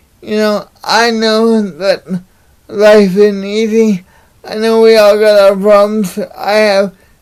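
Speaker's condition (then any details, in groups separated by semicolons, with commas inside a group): Cerebral palsy; unable to walk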